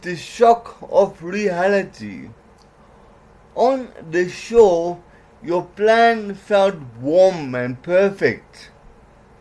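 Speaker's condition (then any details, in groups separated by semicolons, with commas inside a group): Cerebral palsy; legs affected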